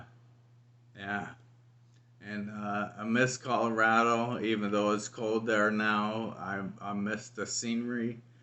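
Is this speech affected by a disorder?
Yes: ALS; very slow voice, slowing a lot.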